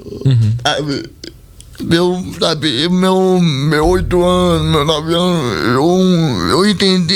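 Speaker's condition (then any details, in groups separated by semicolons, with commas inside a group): Cerebral palsy; speech not normal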